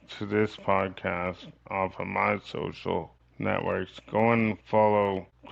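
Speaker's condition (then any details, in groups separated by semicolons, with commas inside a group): Cerebral palsy; from birth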